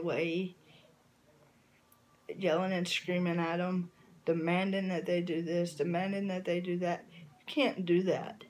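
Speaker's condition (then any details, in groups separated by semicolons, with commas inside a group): Cerebral palsy; from birth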